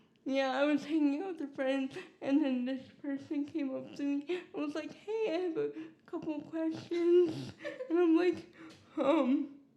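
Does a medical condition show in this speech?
Yes: cerebral palsy.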